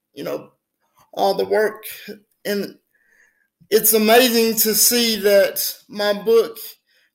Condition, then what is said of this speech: Cerebral palsy. So it affects my muscle tone, sometimes my speech if I'm not careful.